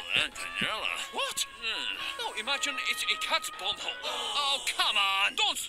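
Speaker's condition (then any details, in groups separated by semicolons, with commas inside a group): No condition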